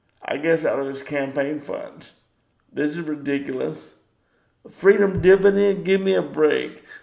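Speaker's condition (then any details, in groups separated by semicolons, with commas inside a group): Cerebral palsy; power wheelchair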